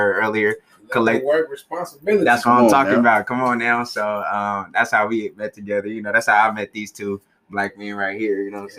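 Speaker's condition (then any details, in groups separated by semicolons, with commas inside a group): No condition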